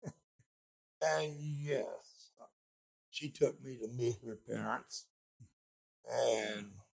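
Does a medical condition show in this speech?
Yes: speech impediment.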